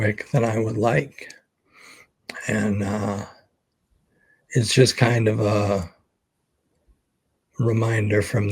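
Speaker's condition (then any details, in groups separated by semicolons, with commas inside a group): ALS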